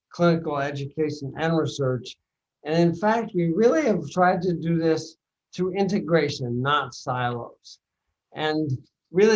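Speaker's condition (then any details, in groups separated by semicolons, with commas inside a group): Bulbar onset ALS, mild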